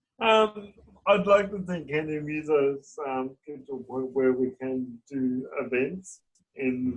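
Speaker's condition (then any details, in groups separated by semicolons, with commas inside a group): Cerebral palsy; present from birth, affects arms and legs, wheelchair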